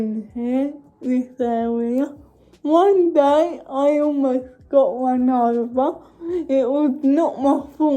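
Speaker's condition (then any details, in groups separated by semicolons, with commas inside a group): Cerebral palsy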